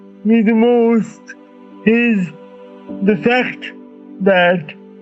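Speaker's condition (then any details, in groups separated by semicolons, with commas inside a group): Cerebral palsy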